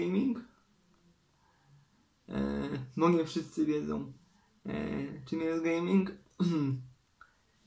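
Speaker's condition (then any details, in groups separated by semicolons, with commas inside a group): Cerebral palsy; uses wheelchair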